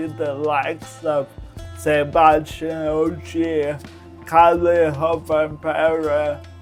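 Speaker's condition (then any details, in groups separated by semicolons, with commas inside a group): Cerebral palsy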